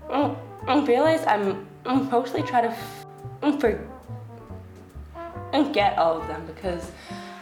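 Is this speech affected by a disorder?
Yes: stutter; stutter since childhood, avoided oral communication in earlier life; speaks with audible stutter in this recording; often stutters over own name, listeners think name forgotten, listeners may need time to adjust; here prolonged sounds, blocks.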